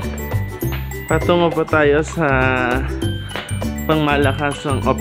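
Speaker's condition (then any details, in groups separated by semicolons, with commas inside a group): No condition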